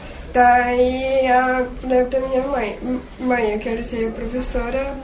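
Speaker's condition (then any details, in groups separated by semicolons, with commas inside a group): Down syndrome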